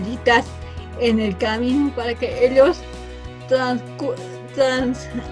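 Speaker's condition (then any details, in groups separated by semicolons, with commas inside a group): Cerebral palsy from birth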